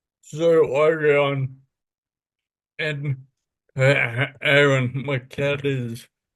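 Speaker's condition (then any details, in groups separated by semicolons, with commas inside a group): Friedreich's ataxia; speech impediment, speech not fully working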